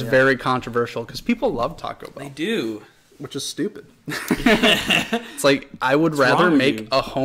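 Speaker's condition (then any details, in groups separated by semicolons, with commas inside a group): No condition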